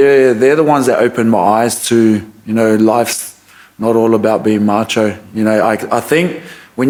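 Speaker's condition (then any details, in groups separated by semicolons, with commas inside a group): No condition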